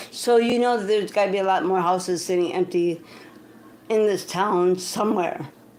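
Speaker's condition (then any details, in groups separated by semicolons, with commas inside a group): Cerebral palsy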